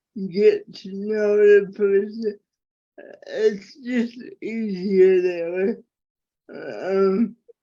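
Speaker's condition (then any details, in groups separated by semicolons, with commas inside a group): Disability with speech impairment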